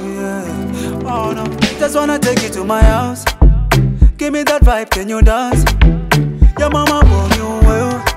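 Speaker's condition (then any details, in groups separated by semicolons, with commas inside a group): No condition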